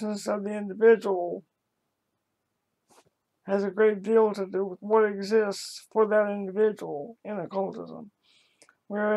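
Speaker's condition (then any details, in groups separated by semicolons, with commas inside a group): Cerebral palsy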